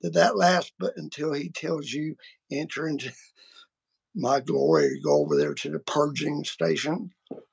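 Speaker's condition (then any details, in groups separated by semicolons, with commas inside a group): Vocal cord surgery; multiple vocal cord surgeries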